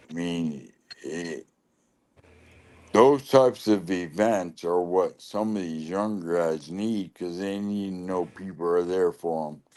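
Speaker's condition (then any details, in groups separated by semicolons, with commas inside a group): Lou Gehrig's disease (ALS)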